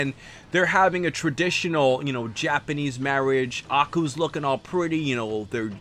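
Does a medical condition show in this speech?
No.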